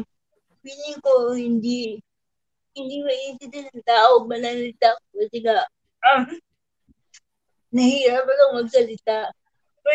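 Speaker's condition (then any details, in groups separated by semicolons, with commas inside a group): Cerebral palsy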